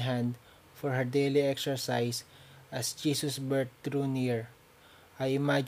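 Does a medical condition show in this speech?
No.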